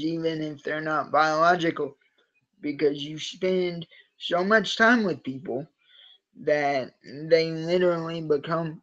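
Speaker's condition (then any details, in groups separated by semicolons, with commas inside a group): Cerebral palsy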